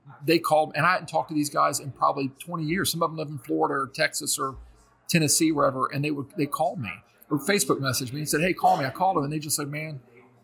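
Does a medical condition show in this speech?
No.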